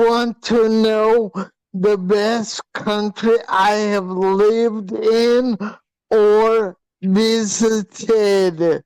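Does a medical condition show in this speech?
Yes: hydrocephalus with shunt failure.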